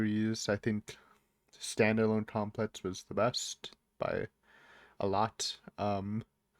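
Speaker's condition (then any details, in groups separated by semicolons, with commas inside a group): No condition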